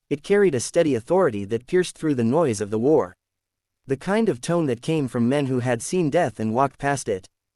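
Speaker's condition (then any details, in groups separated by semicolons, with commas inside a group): No condition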